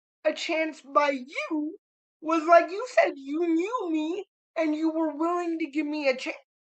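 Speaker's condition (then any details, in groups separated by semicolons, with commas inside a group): Cerebral palsy; spastic cerebral palsy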